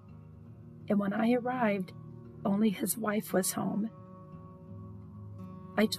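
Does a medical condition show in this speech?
No.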